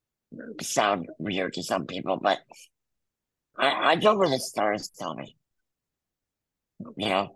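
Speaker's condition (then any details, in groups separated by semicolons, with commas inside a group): Muscular dystrophy; congenital, wheelchair user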